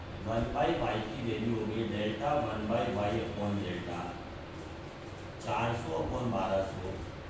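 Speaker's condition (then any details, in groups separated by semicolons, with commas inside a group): No condition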